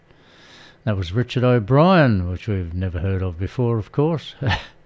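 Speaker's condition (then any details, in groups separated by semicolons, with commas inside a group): No condition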